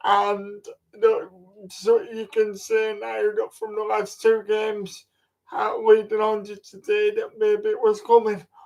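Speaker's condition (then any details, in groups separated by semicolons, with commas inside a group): Cerebral palsy; right arm impaired, full wheelchair use; speech affected, long talking tires breathing, needs breaks to recover voice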